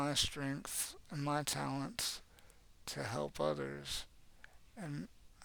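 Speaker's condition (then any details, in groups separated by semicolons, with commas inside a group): Cerebral palsy; has had speech therapy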